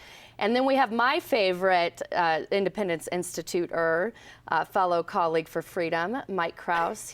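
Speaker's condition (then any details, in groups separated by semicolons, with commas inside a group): No condition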